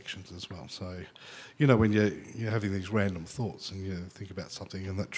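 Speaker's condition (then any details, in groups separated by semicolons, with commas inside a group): No condition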